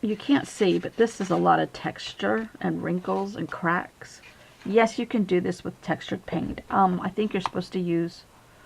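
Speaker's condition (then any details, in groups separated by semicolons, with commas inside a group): No condition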